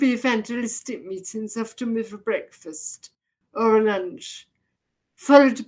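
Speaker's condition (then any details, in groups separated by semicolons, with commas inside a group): Deafness; effectively profoundly deaf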